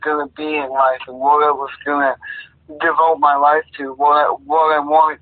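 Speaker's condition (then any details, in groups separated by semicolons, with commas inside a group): Cerebral palsy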